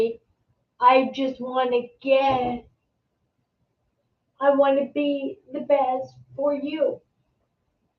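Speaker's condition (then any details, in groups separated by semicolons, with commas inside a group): Multiple sclerosis, secondary progressive; hears herself slurring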